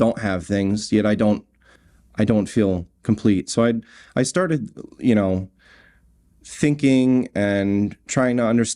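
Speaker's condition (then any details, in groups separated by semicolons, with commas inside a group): No condition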